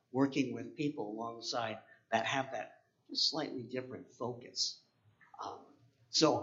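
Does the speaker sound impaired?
Yes: cleft palate; congenital cleft palate.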